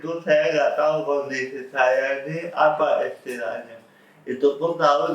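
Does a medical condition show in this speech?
Yes: cerebral palsy.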